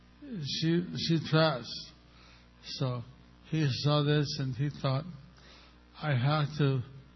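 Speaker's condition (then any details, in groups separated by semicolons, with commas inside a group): Stroke with facial paralysis; part of face paralyzed; about a year and a half since stroke; hard to speak clearly due to facial paralysis, may be hard to understand, speeds up when excited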